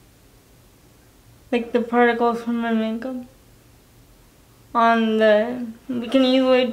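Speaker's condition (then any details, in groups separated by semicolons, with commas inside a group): Cerebral palsy, spastic quadriplegic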